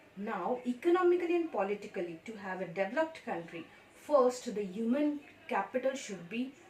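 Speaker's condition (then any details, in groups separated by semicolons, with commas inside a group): No condition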